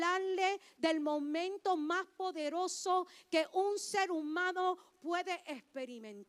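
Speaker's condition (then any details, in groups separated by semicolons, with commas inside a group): No condition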